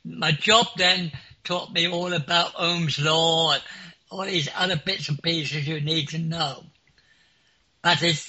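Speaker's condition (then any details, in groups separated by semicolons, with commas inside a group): Clinically deaf; could not follow unfamiliar Suffolk slang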